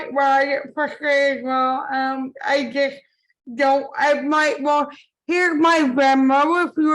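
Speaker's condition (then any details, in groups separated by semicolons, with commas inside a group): Cerebral palsy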